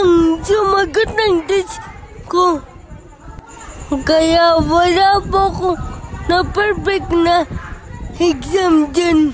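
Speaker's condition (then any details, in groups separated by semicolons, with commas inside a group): Cerebral palsy; affects hands, cannot write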